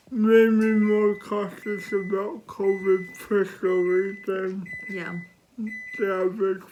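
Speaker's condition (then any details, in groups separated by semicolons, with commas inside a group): Cerebral palsy; respiratory complications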